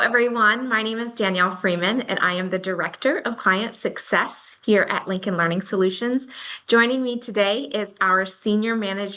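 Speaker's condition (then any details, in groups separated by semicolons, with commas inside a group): No condition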